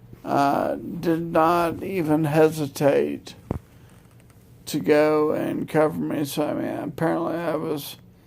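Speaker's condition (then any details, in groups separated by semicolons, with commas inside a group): Multiple sclerosis; likely primary progressive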